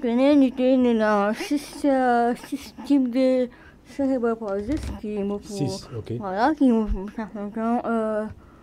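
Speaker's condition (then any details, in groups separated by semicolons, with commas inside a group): Cerebral palsy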